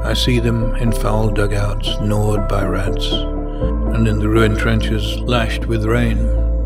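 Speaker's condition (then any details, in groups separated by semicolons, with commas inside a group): No condition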